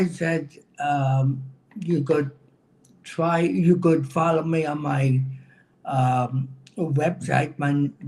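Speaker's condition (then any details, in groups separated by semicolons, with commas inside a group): Cerebral palsy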